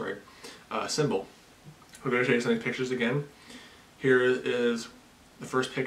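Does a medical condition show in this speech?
No.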